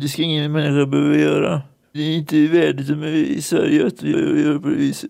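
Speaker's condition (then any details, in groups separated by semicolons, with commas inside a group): Parkinson's disease; lives at service home for acquired brain injury, Hundraårsgatan, Göteborg; needs help with medications and hygiene; sudden slurring mid-conversation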